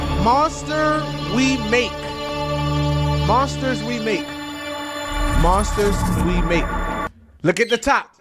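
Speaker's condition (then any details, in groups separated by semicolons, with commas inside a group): No condition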